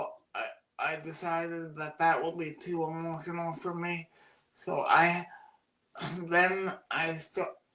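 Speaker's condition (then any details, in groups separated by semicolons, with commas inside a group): Cerebral palsy; oxygen loss at birth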